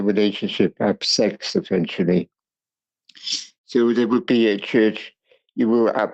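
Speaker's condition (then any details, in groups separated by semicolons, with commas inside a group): Cerebral palsy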